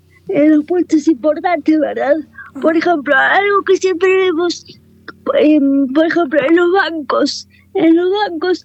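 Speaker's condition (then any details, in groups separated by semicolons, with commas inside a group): Cerebral palsy, quadriparesis; wheelchair user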